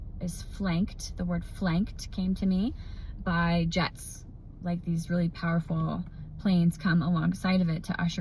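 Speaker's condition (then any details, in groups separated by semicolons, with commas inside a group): No condition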